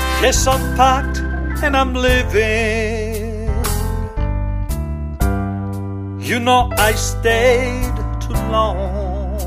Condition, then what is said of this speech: None; typical speech.